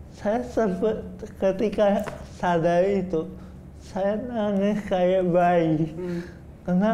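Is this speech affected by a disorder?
Yes: cerebral palsy.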